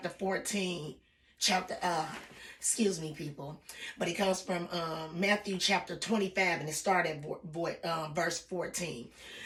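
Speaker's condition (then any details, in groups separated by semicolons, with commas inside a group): No condition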